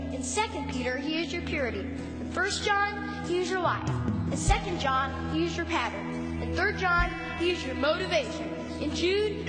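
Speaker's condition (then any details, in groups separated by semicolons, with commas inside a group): No condition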